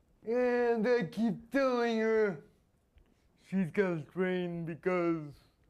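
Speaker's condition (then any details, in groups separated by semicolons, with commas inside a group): Spastic quadriplegia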